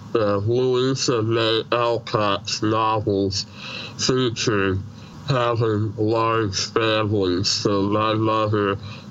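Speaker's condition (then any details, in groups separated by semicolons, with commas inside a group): Treacher Collins syndrome, severe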